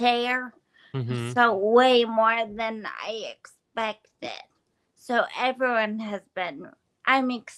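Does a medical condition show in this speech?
Yes: brain injury from boulder; initially unintelligible, improved with practice.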